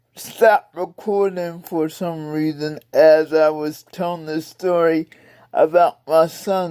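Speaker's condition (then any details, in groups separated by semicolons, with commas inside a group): Cerebral palsy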